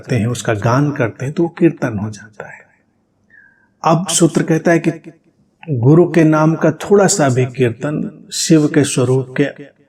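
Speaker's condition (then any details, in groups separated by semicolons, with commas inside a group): No condition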